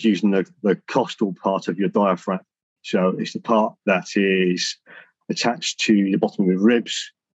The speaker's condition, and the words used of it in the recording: Stuttering. This relaxes the vocal cords and the articulators, taking attention away from those and also allowing you to speak in control.